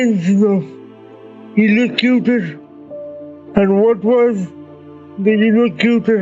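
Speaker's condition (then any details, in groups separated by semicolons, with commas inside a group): Cerebral palsy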